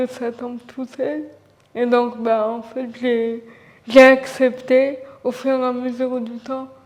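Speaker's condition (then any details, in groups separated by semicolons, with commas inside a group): Cerebral palsy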